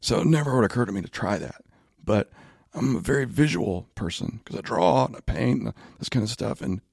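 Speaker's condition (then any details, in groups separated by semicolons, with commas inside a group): Spasmodic dysphonia; voice issue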